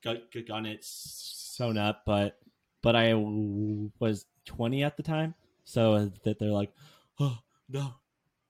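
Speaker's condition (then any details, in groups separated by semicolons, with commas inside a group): Stuttering; varies day to day with bad talking days, called not a disability but annoying; massive pauses, little breaks in speech; repeated sounds, repeated words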